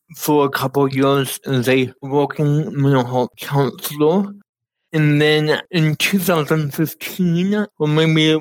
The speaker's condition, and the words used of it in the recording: Cerebral palsy. Cerebral palsy, for me, it affected my fine motor skills, my speech, and how I walk.